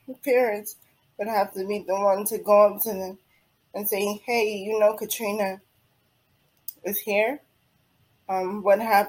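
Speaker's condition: Cerebral palsy; age 28, needs help with most daily living activities

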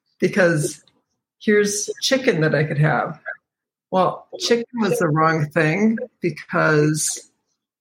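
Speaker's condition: Aphasia after stroke; ischemic stroke from carotid artery dissection, clot to brain, right hand difficulty, rehab, physical therapy; about six years post-stroke, talks again after 16 neurofeedback sessions at 3.5 years, aphasia nearly overcome; aphasia for 3.5 years, trouble understanding, word-finding, spelling, laser therapy at two years gave 40-50% speech

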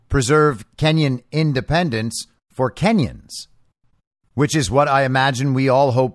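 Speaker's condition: No condition

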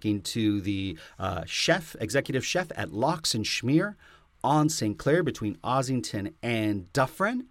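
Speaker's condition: No condition

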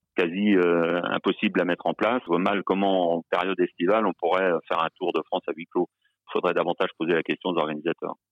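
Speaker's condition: No condition

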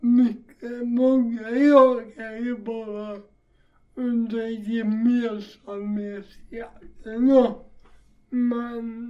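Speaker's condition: Cerebral palsy; walks much better than at first hunts

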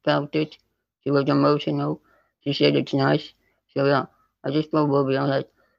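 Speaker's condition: Spinal muscular atrophy type 2; neuromuscular

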